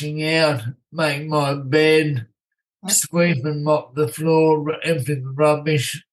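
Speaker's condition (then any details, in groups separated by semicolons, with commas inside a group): Primary lateral sclerosis; very slowly progressing, initially misdiagnosed as multiple sclerosis, uses walking frame; voice and throat affected, short one or two word replies, voice needs rest and saving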